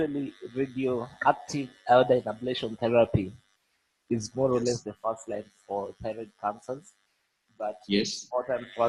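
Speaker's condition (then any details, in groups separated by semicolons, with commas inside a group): No condition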